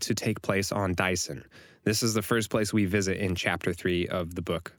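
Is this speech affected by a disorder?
No.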